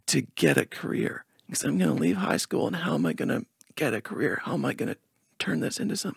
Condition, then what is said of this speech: Spasmodic dysphonia. And if I speak in a higher tone, it's more pinched, but at least I know that I'll get the words out.